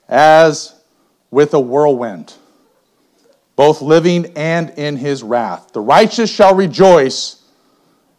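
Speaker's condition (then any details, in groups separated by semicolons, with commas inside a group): No condition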